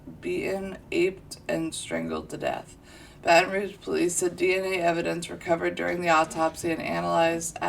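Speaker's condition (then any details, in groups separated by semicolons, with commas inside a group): No condition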